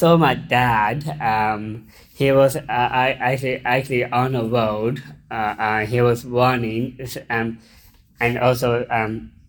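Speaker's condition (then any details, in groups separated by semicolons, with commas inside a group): Down syndrome; intellectual disability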